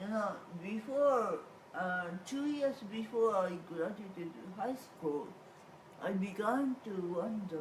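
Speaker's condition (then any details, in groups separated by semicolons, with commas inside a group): Cerebral palsy; whole body affected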